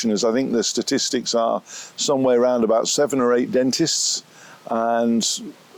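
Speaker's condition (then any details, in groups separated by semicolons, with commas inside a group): No condition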